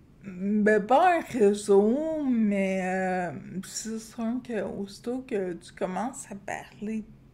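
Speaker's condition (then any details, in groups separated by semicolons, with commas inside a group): Friedreich's ataxia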